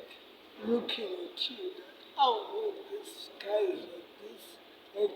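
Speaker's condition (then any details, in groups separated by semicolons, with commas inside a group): Cerebral palsy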